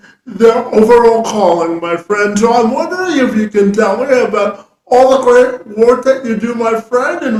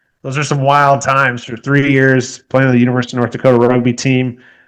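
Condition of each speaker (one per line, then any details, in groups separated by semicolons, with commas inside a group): Cerebral palsy; since birth
No condition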